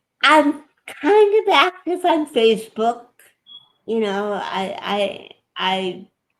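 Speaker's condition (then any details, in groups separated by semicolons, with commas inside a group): Cerebral palsy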